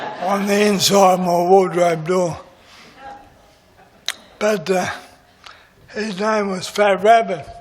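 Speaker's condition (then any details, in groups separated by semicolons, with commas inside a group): MND; voice is going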